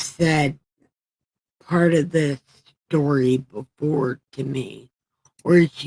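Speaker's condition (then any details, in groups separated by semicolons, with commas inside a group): Brain injury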